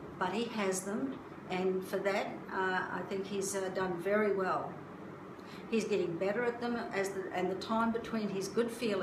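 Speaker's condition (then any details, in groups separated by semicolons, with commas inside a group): No condition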